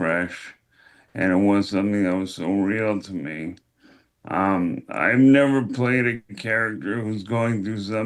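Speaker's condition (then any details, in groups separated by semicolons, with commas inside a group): ALS; likely bulbar form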